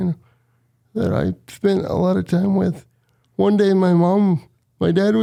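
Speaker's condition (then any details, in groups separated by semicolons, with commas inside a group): Cerebral palsy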